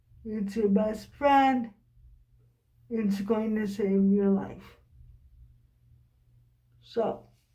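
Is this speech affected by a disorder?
Yes: cerebral palsy.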